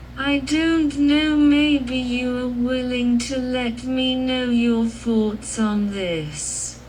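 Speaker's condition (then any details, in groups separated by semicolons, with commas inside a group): Cerebral palsy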